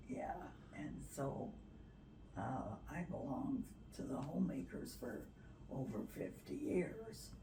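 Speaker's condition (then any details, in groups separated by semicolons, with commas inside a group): Parkinson's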